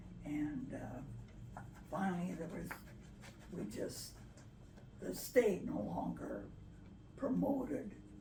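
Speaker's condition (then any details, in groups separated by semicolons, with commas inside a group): Parkinson's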